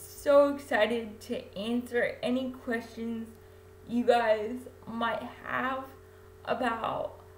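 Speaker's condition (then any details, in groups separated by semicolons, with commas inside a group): Cerebral palsy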